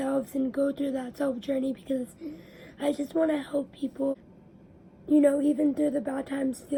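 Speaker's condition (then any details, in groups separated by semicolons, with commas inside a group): Cerebral palsy; spastic diplegia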